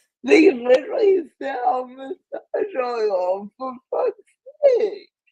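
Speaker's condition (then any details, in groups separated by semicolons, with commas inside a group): Cerebral palsy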